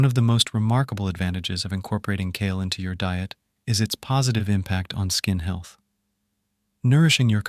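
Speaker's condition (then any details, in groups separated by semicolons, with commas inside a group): No condition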